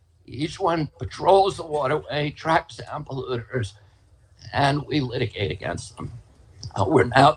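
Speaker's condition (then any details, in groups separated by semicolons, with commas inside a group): Spasmodic dystonia; voice trembles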